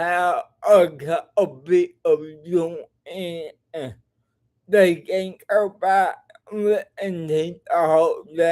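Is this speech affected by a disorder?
Yes: cerebral palsy.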